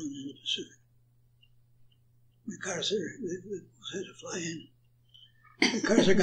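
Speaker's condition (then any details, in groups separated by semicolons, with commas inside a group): Parkinson's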